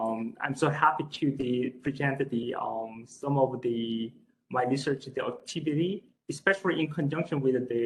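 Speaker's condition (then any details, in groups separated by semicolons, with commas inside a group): No condition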